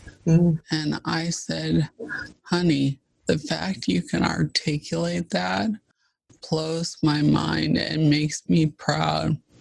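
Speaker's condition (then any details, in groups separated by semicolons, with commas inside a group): ALS (Lou Gehrig's disease); fast progressing form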